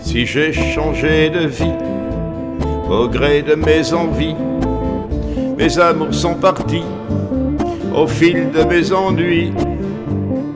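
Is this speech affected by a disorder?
No.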